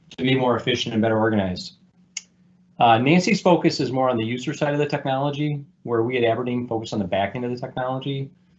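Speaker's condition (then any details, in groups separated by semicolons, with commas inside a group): No condition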